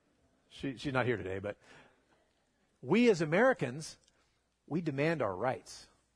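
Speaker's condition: No condition

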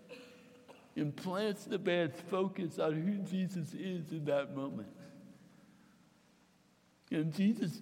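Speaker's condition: Cerebral palsy; mild cerebral palsy from birth

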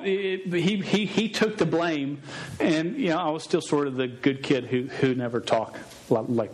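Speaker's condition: Stutter; sometimes unable to say own name in public; repeated sounds

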